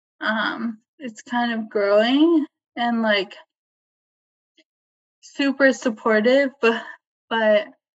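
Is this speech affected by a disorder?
Yes: ALS, limb onset; diagnosed at age 25, onset in arms and legs, not bulbar onset; voice tires and gets close to being lost while talking.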